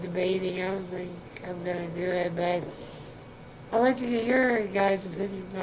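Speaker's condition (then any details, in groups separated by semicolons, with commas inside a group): Spinal muscular atrophy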